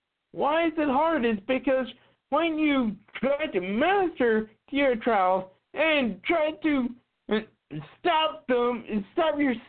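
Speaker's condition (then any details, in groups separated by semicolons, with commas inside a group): Cerebral palsy; visible to casting agents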